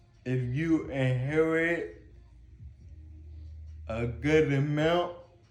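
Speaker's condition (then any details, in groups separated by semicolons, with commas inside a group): Ataxia; spinocerebellar ataxia type 7, inherited, affects motor skills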